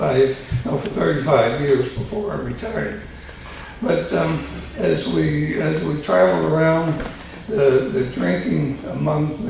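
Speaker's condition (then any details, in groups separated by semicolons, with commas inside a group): Tongue cancer surgery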